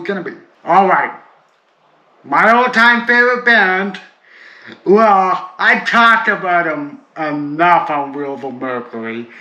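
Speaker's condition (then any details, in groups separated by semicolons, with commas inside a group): Cerebral palsy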